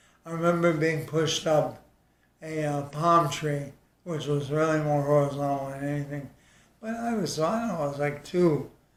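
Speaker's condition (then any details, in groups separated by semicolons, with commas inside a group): ALS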